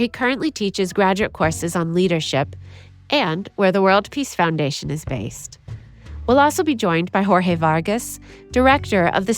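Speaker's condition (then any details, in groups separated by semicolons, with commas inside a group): No condition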